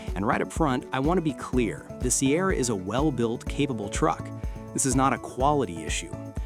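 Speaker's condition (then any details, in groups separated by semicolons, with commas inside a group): No condition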